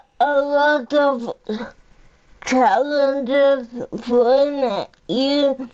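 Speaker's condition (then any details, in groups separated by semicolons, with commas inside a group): Cerebral palsy; uses a power chair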